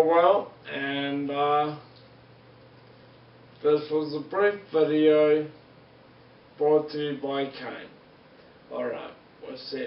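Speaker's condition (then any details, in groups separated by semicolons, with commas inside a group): Multiple sclerosis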